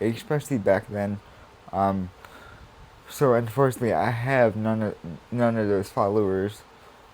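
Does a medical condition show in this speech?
Yes: cerebral palsy; spastic quadriplegic.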